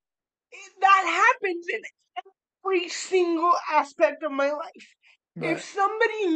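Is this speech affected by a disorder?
Yes: cerebral palsy; spastic.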